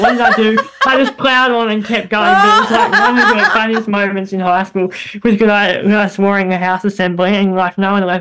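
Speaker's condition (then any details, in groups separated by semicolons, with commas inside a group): Bilateral cleft lip and palate; speech therapy in childhood and after operations into high school, once squeaky, very airy, nasal, much improved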